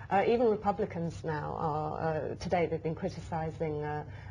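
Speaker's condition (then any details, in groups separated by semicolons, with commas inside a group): No condition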